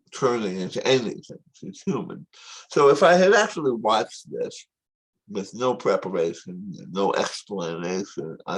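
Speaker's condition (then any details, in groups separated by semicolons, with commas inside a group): Tongue cancer surgery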